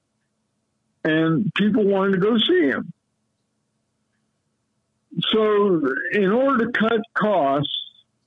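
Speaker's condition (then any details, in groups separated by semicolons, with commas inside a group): Cerebral palsy; lifelong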